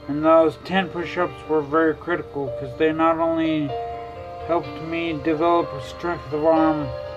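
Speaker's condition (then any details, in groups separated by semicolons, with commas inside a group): Traumatic brain injury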